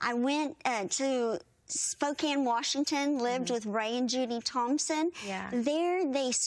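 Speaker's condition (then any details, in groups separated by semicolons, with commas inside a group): Bilateral cleft lip and palate, severe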